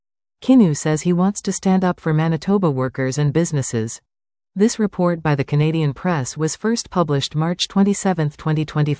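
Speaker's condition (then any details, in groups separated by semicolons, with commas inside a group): No condition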